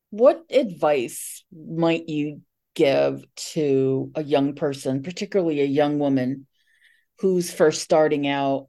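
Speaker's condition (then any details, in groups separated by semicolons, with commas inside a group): Stuttering; long-standing, past traditional fluency shaping therapy, later psychotherapy with stuttering-aware therapist; prolonged sounds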